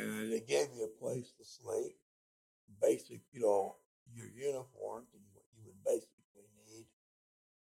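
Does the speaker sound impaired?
Yes: speech impediment; possibly noticeable to listeners.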